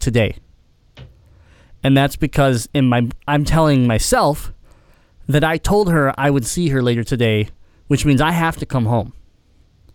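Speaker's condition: Cleft palate; congenital cleft palate

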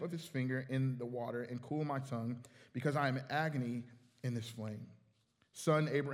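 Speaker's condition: No condition

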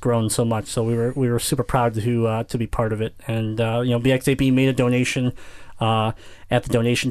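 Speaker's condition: Cleft palate; congenital cleft palate

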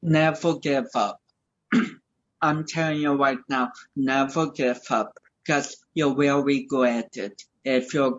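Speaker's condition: Cerebral palsy; speech affected

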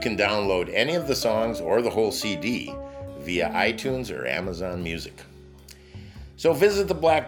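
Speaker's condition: No condition

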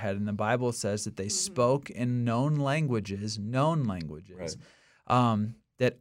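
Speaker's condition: No condition

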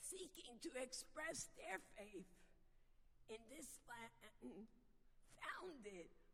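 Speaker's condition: Vocal dysphonia; vocal dysphonia diagnosed, has taken away ability to sing; noticeably sultry voice, not painful, lost singing ability, still able to speak

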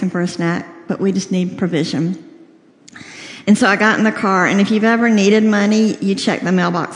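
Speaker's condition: Cleft lip and palate, severe

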